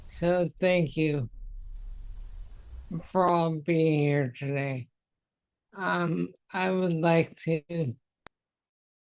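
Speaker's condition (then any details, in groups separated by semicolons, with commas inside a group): Multiple sclerosis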